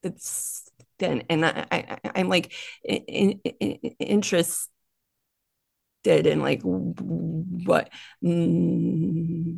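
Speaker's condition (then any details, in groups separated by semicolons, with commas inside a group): Stuttering; stutter since childhood, more severe when younger, quiet child avoiding speaking, NSA workshop in Fort Lauderdale; more comfortable the more people spoken to, sound repetitions; repeated sounds, prolonged sounds, blocks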